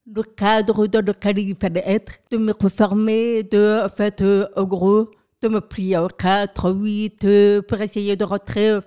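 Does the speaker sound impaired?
Yes: profound deafness from birth.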